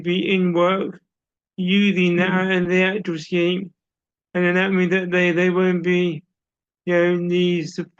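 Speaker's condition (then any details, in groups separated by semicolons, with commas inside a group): Cerebral palsy; from birth, uses wheelchair; audible speech impairment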